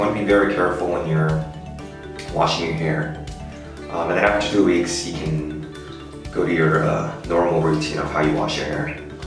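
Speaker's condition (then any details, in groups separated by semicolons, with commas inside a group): No condition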